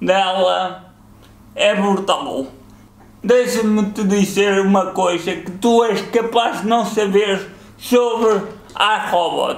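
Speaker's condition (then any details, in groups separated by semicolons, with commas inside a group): Cerebral palsy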